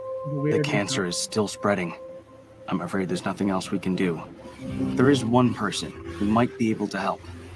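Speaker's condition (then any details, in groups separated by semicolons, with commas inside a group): No condition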